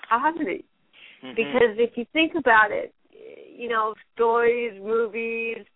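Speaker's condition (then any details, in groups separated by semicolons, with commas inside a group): Cerebral palsy; since birth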